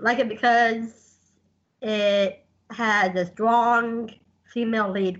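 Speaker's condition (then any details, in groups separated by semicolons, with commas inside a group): Down syndrome; successful heart transplant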